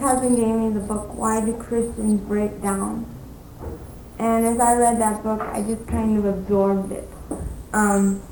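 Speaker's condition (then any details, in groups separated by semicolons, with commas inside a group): Cerebral palsy; speaks fluently with few pauses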